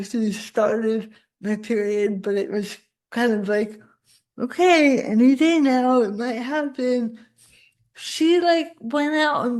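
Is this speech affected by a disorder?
Yes: cerebral palsy; spasticity.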